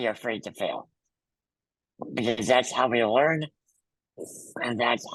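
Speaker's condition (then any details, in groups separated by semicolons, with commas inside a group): Muscular dystrophy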